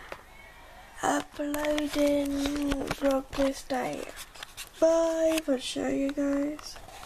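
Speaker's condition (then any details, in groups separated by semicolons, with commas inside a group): Cerebral palsy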